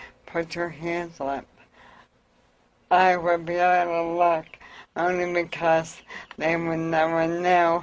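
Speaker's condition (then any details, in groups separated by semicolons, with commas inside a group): Amyotrophic lateral sclerosis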